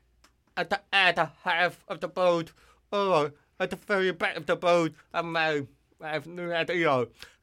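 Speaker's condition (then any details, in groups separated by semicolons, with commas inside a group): Deafness; now water-resistant cochlear implant with ear hook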